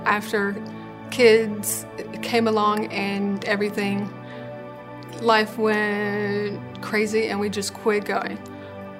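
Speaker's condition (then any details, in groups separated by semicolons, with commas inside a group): Stuttering; audible stutter, public speaking extremely hard, needs more time and patience to talk; prolonged sounds, blocks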